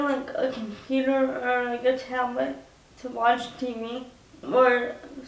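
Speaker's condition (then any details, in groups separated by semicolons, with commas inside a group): Cerebral palsy (spastic quadriplegia)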